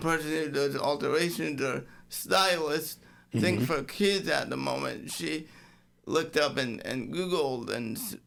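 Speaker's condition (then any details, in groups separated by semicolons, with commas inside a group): Cerebral palsy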